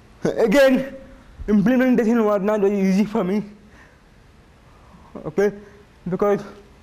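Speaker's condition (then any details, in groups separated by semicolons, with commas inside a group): Cerebral palsy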